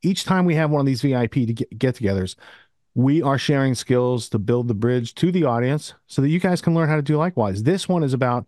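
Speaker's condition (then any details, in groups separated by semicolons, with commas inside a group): No condition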